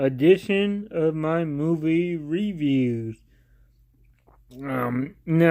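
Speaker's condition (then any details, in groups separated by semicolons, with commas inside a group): Cerebral palsy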